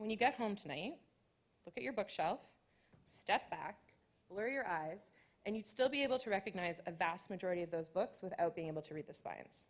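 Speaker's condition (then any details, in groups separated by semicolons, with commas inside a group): No condition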